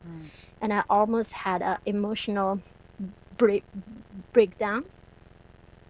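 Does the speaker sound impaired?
Yes: stuttering; hidden by pretending fluency first 30 years in China, once two-minute total block presenting; professional stuttering therapy, stuttering support groups and community, no longer conceals stutter; may stutter while speaking; here repeated sounds, prolonged sounds, blocks.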